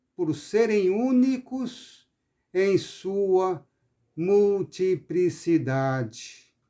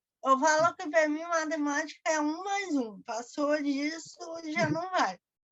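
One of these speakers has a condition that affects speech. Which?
The second: cerebral palsy; diagnosed at about one year.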